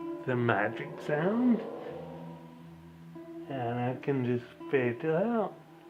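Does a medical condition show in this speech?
Yes: ataxia; slight slurring.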